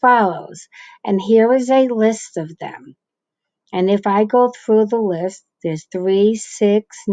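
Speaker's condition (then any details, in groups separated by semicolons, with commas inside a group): No condition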